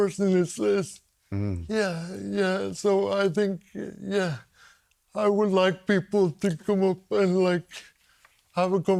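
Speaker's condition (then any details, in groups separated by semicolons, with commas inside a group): Cerebral palsy; quadriplegic cerebral palsy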